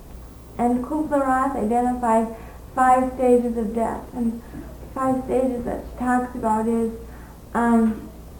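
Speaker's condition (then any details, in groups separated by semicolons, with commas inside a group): Cerebral palsy; non-progressive, plateau in abilities, walks without wheelchair, no formal physical therapy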